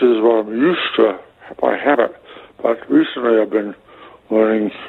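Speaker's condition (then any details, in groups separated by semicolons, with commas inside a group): Drug-induced speech impediment; speech impediment caused by medication, Abilify; tries hard to be understood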